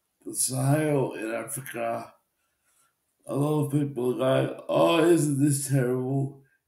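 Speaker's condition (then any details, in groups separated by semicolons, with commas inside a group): Cerebral palsy; uses wheelchair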